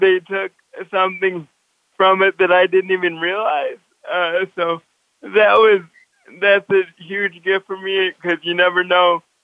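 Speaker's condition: Cerebral palsy; walks with walker

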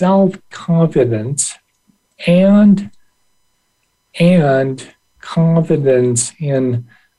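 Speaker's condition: Aphasia after stroke; 20 years post-stroke, not back to 100%, still does therapeutic activities

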